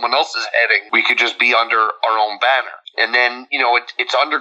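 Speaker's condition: No condition

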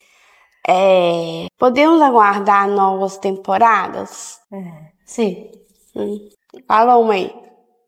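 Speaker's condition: Down syndrome; diagnosed at birth

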